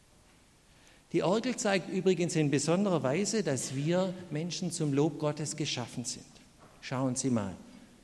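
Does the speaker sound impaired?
No.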